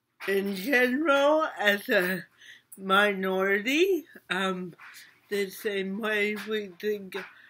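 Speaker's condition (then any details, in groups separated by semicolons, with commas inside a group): Mild cerebral palsy; speech impediment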